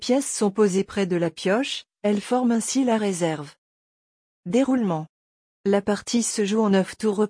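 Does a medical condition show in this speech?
No.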